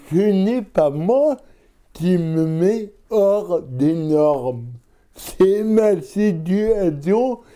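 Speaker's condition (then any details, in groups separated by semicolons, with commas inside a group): Cerebral palsy; from birth, medical error; about 41 years since onset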